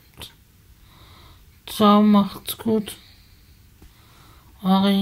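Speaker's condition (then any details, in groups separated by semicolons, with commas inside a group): Spasticity from birth; multiple sclerosis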